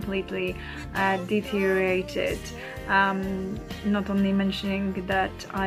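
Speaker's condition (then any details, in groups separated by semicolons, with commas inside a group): No condition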